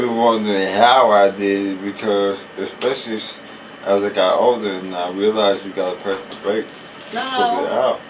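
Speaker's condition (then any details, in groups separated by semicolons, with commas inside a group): ALS; speech progressively lost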